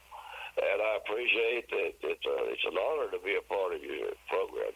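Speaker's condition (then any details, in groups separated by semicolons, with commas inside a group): Spasmodic dysphonia; basal ganglia neurological disorder, sudden onset one night, diagnosed after about 30 years by speech therapist; Botox injections every 3 weeks since early 2000, University Health Science Center San Antonio, not curative; vocal cords slam shut, singing original high keys again, now growly, croaky from sleeping late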